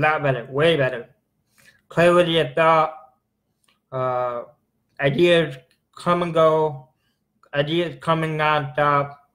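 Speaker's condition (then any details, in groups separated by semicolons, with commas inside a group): Cerebral palsy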